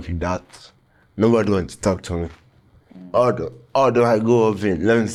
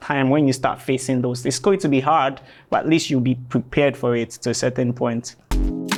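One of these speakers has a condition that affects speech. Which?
The first: cerebral palsy.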